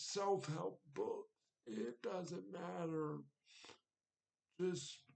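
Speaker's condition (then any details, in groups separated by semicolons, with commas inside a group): Cerebral palsy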